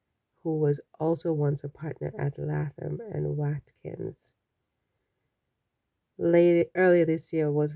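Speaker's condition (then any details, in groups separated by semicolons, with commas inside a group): No condition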